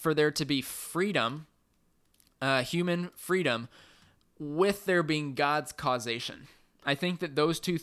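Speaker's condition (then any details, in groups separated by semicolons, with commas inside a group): No condition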